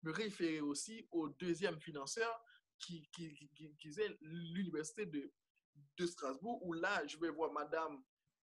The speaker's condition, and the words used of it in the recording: Stuttering. Donc, au fil du temps, voilà, moi, j'ai compris que j'étais bègue, mais ça n'a ça, n'a jamais été un frein.